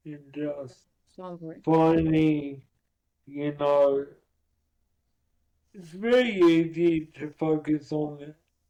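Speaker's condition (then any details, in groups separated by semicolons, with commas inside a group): Cerebral palsy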